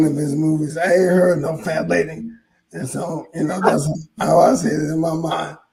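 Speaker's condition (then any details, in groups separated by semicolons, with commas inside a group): ALS; hoarse voice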